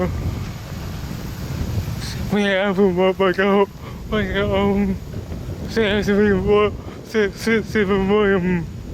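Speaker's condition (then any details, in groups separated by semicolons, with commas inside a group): Cerebral palsy; body affected; speech disability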